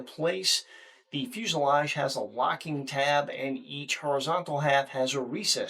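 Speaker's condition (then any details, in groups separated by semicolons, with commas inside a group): No condition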